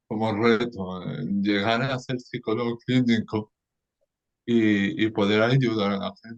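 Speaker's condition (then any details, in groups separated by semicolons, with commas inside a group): Cerebral palsy; lifelong; spasms even when calm; may run out of air, not always fully intelligible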